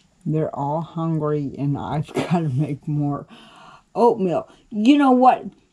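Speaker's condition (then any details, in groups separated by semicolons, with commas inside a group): Cerebral palsy; cannot walk, crawls to get around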